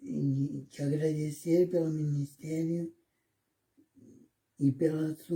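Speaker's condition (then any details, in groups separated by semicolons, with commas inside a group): Cerebellar ataxia; degenerative hereditary form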